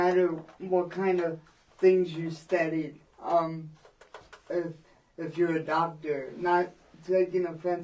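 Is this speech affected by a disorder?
Yes: cerebral palsy.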